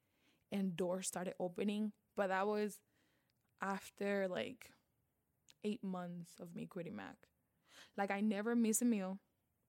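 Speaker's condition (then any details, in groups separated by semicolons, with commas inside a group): No condition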